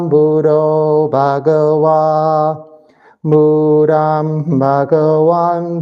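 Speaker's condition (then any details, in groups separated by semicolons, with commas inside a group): No condition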